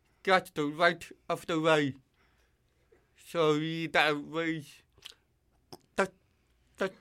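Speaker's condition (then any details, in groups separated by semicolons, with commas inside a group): Deafness; formerly hearing aids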